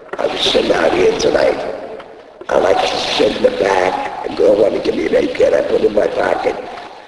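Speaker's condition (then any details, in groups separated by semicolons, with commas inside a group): Laryngectomy; speaks using device in throat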